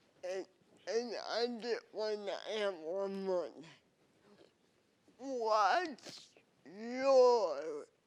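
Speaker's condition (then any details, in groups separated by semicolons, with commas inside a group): Cerebral palsy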